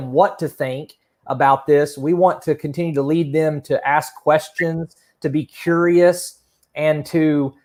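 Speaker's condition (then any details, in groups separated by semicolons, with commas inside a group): No condition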